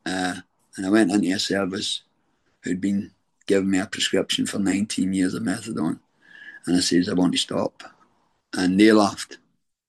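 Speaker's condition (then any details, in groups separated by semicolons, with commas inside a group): Throat cancer treatment effects, stage 4 throat cancer; remission 2.5 years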